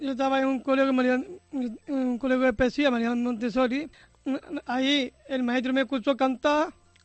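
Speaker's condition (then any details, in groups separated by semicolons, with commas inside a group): Down syndrome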